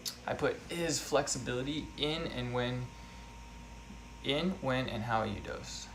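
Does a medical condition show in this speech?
No.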